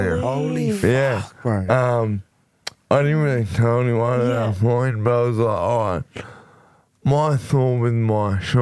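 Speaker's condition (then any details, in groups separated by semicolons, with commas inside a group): Motor neurone disease; shoulder onset, shoulder biopsy; diagnosed within past year, ozone therapy and other treatments; voice became very nasal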